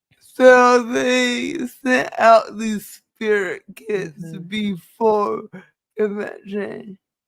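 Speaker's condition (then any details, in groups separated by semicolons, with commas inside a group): Cerebral palsy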